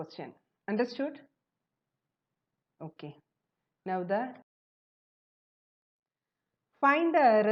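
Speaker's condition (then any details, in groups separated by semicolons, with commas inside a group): No condition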